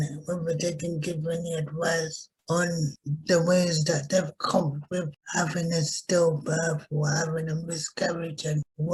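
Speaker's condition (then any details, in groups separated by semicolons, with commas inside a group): Cerebral palsy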